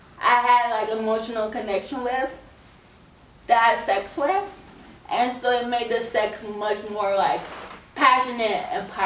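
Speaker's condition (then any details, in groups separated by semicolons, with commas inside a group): Cerebral palsy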